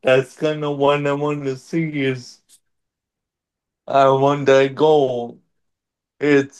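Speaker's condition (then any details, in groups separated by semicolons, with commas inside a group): Cerebral palsy; uses wheelchair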